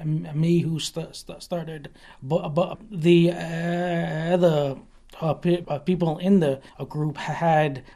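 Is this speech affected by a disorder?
Yes: stuttering; stuttering since junior high or earlier, school group therapy, Birmingham self-help group, therapist Deborah Boswell; here repeated sounds, prolonged sounds, blocks.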